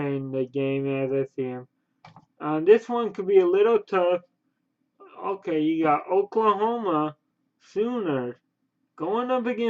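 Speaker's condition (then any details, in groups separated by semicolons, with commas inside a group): Cerebral palsy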